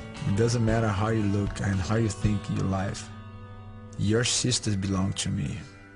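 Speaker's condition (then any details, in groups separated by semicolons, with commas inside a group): No condition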